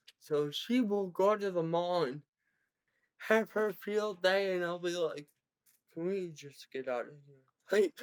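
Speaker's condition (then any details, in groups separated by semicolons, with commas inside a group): Cerebral palsy; present from birth, severe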